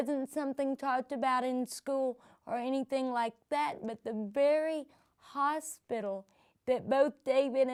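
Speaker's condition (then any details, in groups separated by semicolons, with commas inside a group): Cerebral palsy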